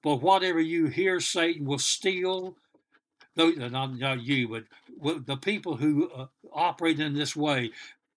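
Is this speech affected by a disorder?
No.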